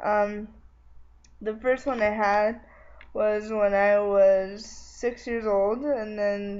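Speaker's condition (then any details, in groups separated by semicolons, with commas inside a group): Cerebral palsy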